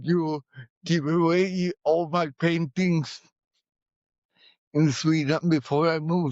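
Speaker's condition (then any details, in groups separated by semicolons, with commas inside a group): Cerebral palsy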